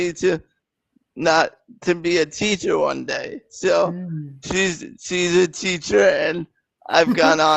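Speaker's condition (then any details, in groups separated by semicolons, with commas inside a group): Cerebral palsy; present from birth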